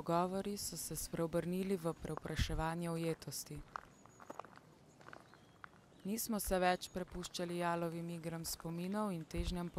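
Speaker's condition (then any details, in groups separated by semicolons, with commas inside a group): No condition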